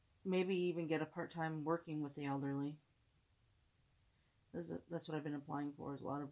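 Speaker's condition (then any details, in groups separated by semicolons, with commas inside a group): No condition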